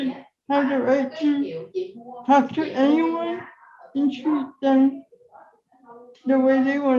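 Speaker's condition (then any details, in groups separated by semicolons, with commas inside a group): Cerebral palsy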